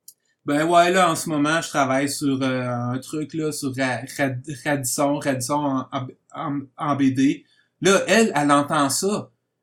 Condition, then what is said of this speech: Stuttering. Parce que je travaille beaucoup sur mon sur mon bégaiement en ce moment là